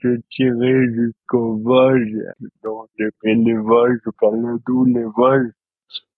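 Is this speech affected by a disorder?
Yes: dystonia; present since birth.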